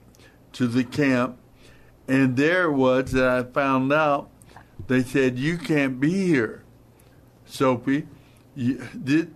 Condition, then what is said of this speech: Stroke. But then Stacy's going to rescue me if I don't speak clearly.